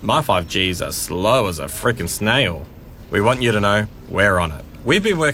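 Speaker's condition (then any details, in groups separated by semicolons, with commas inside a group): No condition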